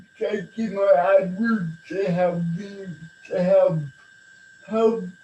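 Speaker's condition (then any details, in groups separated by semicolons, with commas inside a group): Cerebral palsy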